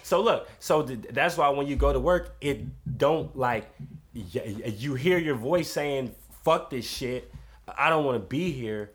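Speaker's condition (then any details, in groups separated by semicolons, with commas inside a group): Stuttering; noticeable stutter heard on earlier podcast recording about a year ago, expects to stutter on this podcast; repeated sounds, prolonged sounds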